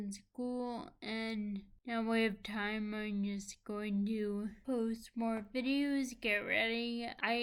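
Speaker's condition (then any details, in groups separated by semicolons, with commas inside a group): Friedreich's ataxia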